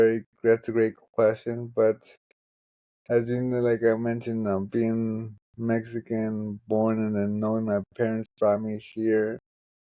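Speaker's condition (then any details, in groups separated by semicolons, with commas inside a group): Traumatic brain injury; left side affected; relearned walking after therapy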